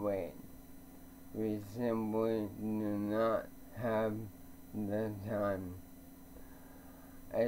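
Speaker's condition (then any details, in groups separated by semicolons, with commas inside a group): ALS; bulbar onset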